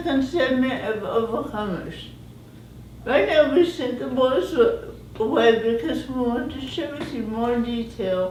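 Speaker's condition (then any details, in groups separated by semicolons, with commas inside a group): Cerebral palsy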